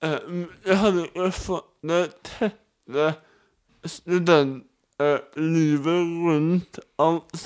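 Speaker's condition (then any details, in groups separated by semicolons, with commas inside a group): Cerebral palsy; wheelchair user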